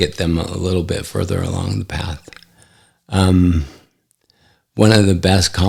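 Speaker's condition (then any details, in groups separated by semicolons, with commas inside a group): ALS; affects hand function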